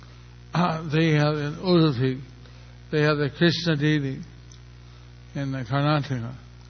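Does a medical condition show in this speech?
Yes: stroke; a little over a year since stroke.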